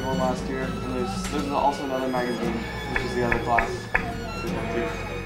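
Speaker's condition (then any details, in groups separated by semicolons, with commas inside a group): No condition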